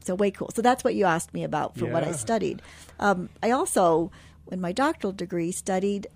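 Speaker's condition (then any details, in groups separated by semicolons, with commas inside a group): No condition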